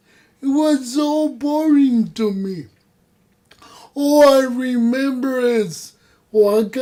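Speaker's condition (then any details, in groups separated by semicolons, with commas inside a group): Cerebral palsy; voice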